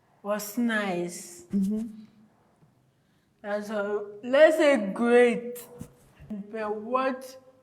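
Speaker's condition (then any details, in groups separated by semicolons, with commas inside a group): Cerebral palsy; from birth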